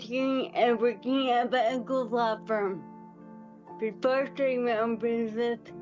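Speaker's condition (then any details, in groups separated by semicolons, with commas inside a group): Wilson disease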